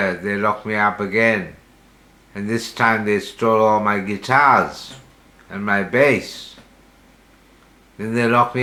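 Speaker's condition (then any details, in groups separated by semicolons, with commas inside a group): Slurred speech from poisoning; attributed to psychiatric drugs; hypersalivation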